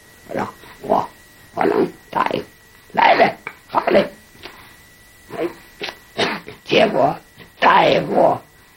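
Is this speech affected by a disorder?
Yes: laryngectomy, esophageal speech; trained in esophageal speech class; voice from swallowed air burped up, shaped by mouth articulators, learned through persistent belching practice.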